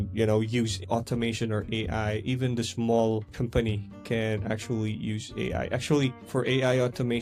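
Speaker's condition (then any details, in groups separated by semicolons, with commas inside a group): No condition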